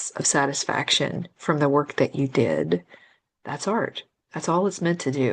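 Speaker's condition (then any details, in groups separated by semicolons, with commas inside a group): No condition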